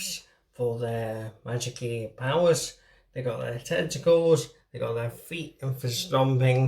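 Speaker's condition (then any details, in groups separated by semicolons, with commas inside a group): Motor neuron disease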